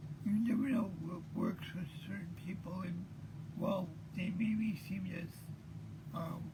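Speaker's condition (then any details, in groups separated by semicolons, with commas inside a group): Cerebral palsy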